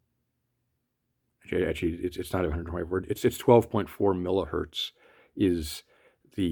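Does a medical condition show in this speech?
No.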